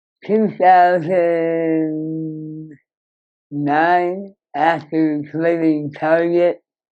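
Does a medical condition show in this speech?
Yes: Moebius syndrome; severe nerve damage.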